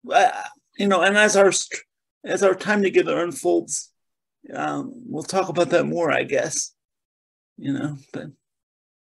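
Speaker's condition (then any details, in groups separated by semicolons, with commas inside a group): Cerebral palsy; mainly lower limbs affected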